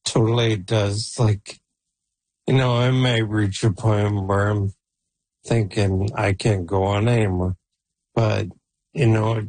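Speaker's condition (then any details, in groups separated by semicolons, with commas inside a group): ALS; progressive, worsening daily, age 48, Elon Musk's N1 brain implant to control computer by mind; in wheelchair all day, communicating by computer via brain implant chip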